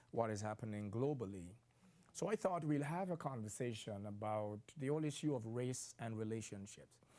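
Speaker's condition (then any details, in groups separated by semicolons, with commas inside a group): No condition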